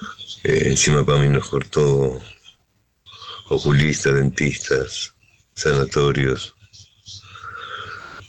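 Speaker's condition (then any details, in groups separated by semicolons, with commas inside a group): Parkinson's disease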